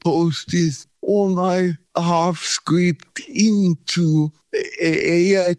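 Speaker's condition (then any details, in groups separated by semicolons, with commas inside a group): Cerebral palsy; feet opposite of Charlie Chaplin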